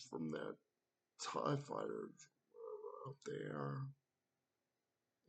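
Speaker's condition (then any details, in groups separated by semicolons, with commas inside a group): Cerebral palsy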